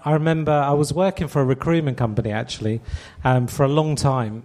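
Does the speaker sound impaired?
No.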